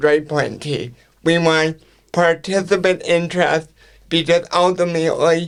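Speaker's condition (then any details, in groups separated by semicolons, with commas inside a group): Cerebral palsy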